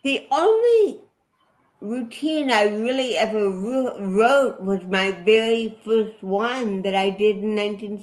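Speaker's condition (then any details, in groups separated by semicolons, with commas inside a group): Cerebral palsy; affects body movements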